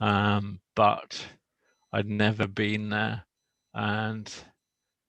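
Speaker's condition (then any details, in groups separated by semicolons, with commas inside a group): Motor neuron disease; about 18 months since diagnosis, no longer walking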